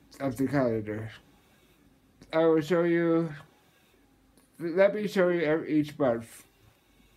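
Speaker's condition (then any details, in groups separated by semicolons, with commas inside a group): Muscular dystrophy, Duchenne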